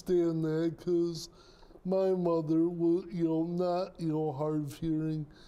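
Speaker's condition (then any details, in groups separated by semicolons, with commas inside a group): Cerebral palsy; present from birth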